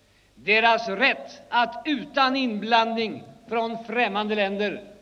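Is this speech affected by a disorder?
No.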